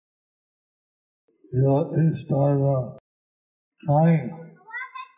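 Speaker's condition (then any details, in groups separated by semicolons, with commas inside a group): Stroke with facial paralysis; hard to understand for unfamiliar listeners, Deva Madhava repeats speech aloud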